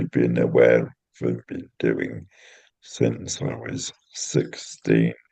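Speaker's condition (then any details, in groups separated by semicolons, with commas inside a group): Cerebral palsy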